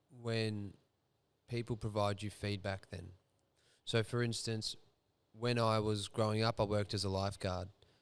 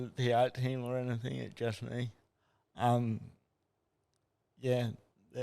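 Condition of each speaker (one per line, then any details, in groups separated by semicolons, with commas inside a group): No condition
Cerebral palsy; from birth, no breathing for 37 minutes after birth; walks and talks, rides trike, improved with therapy, slow typing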